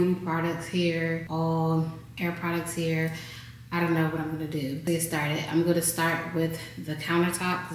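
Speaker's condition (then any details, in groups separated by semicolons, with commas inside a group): No condition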